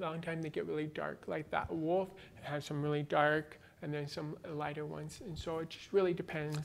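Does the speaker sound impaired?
Yes: born deaf, cochlear implant, congenital.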